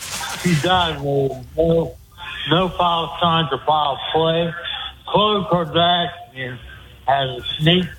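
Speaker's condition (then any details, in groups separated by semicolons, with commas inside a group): Speech impediment; deaf in left ear; hard to understand, worse on speakerphone in echo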